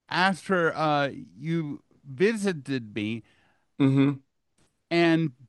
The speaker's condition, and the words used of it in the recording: Aphasia. Talking much better than you talked when I was last in LA, like, ooh, God, it was like 2 weeks ago or so.